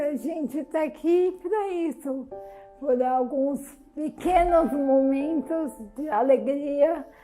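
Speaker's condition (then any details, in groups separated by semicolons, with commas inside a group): Amyotrophic lateral sclerosis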